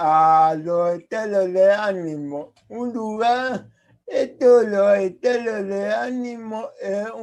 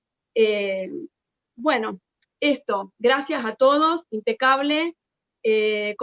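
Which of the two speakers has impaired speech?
The first: cerebral palsy; present since birth; speaks as if with potato in mouth.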